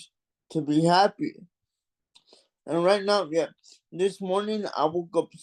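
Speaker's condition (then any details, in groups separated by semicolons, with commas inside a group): Cerebral palsy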